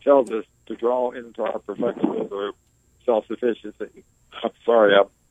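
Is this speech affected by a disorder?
Yes: ALS; at least 17 years since onset; able to speak and communicate clearly, slower pace, communicating takes more time due to ventilator.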